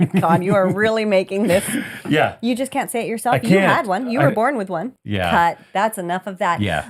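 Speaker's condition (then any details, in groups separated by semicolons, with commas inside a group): No condition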